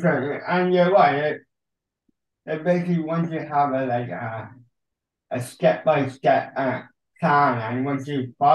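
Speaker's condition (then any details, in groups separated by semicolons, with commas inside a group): Cerebral palsy, ataxic, mild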